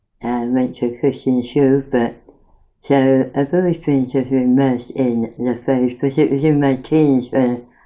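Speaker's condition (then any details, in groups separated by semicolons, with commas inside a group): Mouth cancer after operations; tracheotomy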